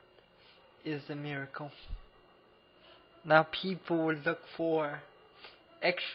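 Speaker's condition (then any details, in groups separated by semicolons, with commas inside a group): Cerebral palsy; abnormal voice, can barely talk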